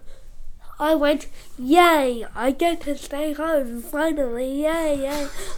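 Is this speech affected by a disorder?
Yes: cerebral palsy; parents worried about breathing with severe COVID; age 11, COVID infection day one to two, double vaccinated, feeling unwell.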